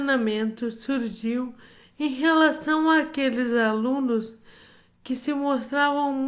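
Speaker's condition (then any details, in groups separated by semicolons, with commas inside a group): Amyotrophic lateral sclerosis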